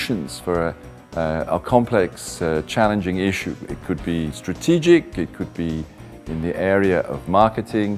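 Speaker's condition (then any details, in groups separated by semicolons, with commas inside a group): No condition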